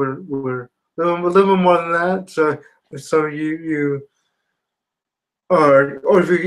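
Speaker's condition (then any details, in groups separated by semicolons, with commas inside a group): Spastic quadriplegia cerebral palsy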